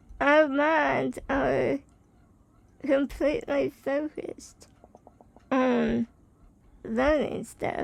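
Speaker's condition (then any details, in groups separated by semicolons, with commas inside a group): Spinal muscular atrophy type 2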